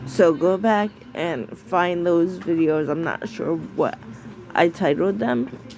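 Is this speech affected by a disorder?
Yes: cerebral palsy.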